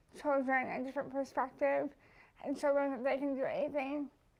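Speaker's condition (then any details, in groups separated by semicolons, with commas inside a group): Cerebral palsy; from birth, unable to walk, limited right side use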